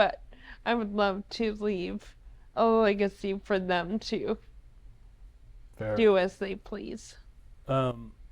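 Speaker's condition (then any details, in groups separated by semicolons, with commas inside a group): ALS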